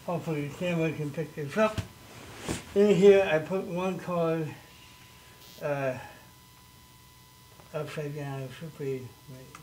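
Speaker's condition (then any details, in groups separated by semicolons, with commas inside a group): Cerebral palsy; present since birth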